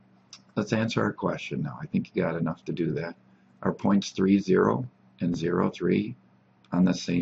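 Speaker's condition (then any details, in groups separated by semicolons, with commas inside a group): No condition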